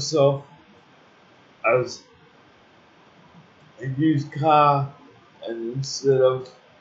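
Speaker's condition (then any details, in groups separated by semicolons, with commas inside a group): Cerebral palsy; uses wheelchair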